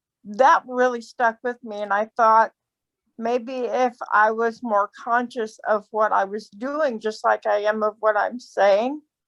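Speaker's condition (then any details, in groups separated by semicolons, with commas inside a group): Cerebral palsy; speech noticeably atypical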